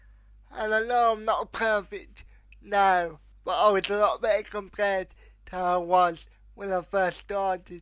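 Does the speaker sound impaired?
Yes: spastic quadriplegic cerebral palsy, severe; able to communicate, stutters a lot, worse when distracted by several things.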